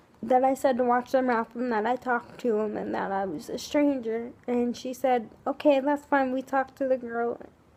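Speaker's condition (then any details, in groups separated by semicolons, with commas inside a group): Cerebral palsy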